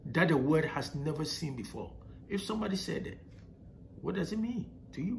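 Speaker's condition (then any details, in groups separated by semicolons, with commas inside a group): No condition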